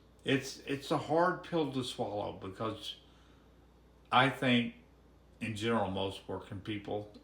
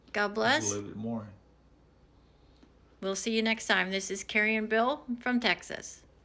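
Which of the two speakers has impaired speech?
The first: ALS, severe; recently diagnosed after 5.5 years misdiagnosis, medication one month; speech severely hampered, difficulty swallowing pills, thicker liquids easier.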